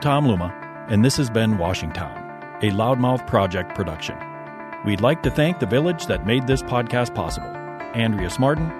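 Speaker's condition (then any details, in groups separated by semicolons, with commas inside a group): No condition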